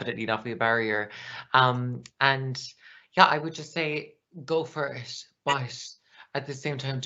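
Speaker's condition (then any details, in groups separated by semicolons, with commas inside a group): No condition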